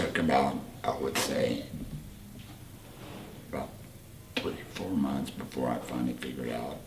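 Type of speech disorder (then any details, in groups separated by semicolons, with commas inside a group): Speech with a voice prosthesis; laryngectomy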